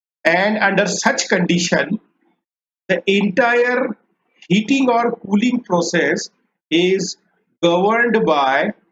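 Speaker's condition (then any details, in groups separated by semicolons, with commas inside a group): No condition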